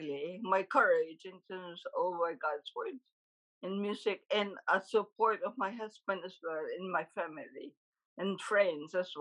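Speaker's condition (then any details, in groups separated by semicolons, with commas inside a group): Huntington's disease; confirmed by genetic test; diagnosis took over two years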